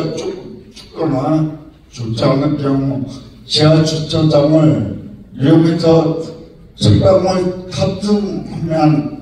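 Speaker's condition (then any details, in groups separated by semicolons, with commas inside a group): Brain lesion disability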